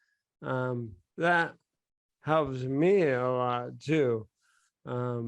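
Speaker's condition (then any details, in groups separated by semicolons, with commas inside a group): Bulbar onset ALS; speech and swallowing most affected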